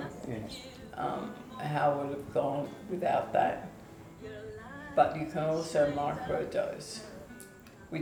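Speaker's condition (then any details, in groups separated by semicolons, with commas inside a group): ALS/MND; onset foot drop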